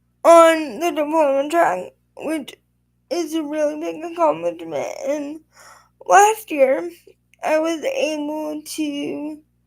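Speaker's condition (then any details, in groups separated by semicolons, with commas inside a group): Quadriplegic spastic cerebral palsy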